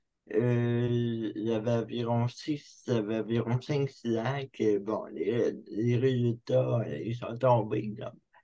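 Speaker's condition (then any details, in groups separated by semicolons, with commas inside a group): Cerebral palsy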